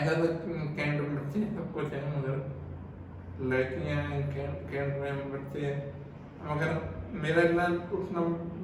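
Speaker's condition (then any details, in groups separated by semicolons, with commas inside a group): Cerebral palsy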